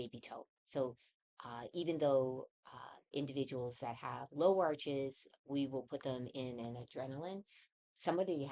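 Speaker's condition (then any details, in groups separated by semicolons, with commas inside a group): No condition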